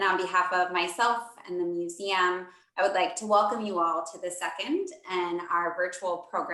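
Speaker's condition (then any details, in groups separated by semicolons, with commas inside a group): No condition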